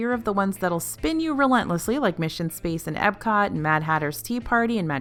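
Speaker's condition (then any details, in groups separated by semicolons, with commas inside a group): No condition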